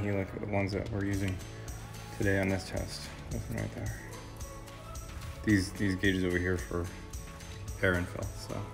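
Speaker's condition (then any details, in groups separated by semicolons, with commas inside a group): No condition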